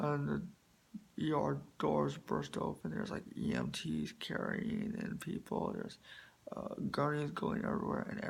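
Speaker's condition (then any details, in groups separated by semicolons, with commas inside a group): Spastic quadriplegic cerebral palsy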